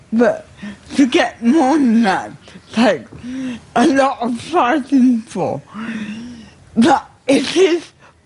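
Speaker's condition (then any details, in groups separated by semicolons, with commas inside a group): Cerebral palsy and multiple sclerosis; cerebral palsy lifelong, multiple sclerosis diagnosed later, increasingly less able to do things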